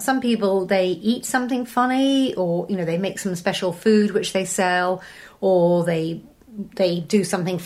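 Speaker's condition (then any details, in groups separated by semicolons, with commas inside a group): No condition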